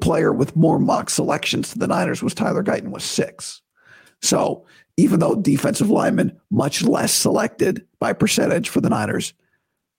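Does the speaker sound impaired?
Yes: vocal cord surgery recovery; recovering from vocal cord surgery, starting vocal coach physical therapy today, doctor approves talking; voice still sounds bad to new listeners, best in two weeks, talking painless, not yet back.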